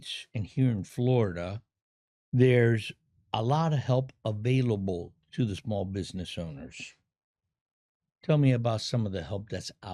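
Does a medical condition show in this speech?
No.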